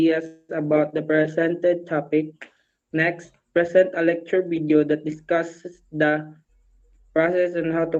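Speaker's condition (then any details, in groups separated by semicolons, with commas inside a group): No condition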